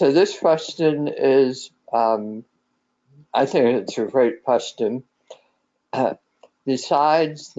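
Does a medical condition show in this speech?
Yes: head and neck cancer.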